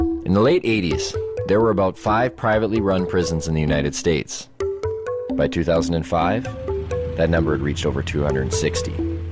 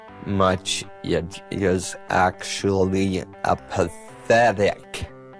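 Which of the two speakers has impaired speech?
The second: multiple sclerosis; severe shaking.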